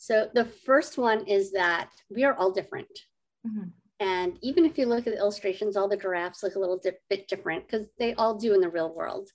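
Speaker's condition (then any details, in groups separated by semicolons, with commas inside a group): Cleft lip and palate; adult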